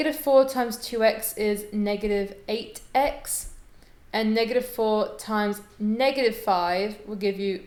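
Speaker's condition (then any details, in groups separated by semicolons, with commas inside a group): No condition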